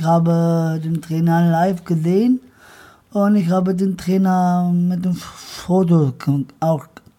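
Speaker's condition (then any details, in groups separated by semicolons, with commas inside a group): Down syndrome; trisomy 21 from birth, born five weeks early, emergency surgery after birth in Hannover, formerly wore back corset; age 26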